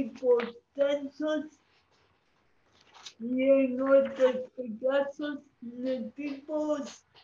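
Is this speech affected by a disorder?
Yes: cerebral palsy.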